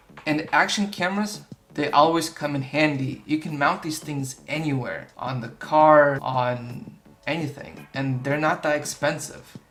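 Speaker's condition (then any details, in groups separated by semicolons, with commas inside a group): No condition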